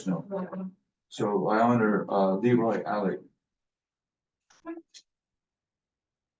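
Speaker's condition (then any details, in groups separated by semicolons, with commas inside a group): No condition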